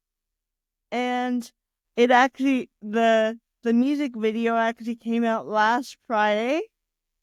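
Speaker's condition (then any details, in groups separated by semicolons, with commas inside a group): Cerebral palsy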